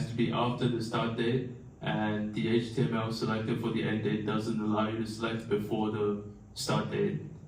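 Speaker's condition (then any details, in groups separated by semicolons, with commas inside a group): No condition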